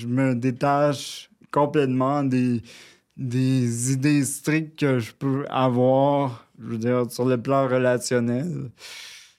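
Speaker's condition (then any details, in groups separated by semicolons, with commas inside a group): Cerebral palsy, near quadriplegia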